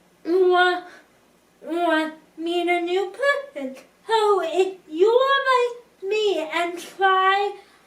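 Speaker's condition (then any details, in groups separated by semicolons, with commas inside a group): Cerebral palsy, spastic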